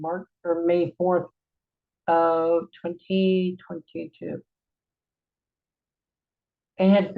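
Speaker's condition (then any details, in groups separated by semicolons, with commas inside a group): Cerebral palsy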